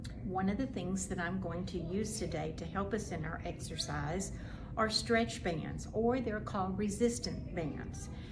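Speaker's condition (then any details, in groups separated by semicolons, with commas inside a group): No condition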